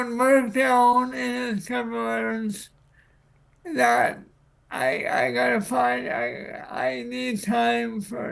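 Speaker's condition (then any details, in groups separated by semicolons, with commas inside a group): Cerebral palsy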